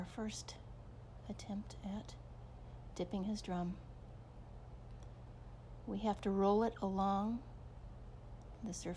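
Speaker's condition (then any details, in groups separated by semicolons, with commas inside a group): No condition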